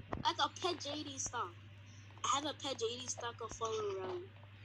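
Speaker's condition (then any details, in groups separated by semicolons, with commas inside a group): No condition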